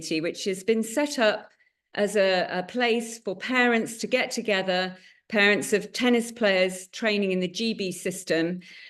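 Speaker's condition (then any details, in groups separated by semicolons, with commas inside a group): No condition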